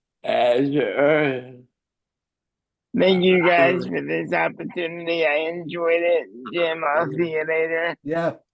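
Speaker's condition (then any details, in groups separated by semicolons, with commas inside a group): Cerebral palsy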